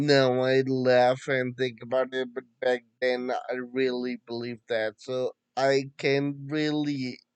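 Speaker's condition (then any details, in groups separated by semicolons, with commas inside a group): Friedreich's ataxia; diagnosed after over two years of worsening symptoms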